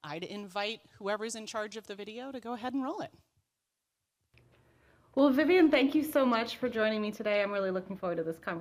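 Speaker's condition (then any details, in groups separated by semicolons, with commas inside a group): No condition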